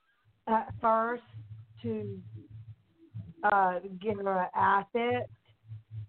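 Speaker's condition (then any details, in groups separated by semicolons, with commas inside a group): Down syndrome; from birth; young woman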